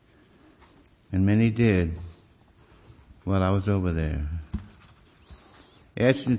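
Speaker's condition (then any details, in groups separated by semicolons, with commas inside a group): Parkinson's disease; father also had it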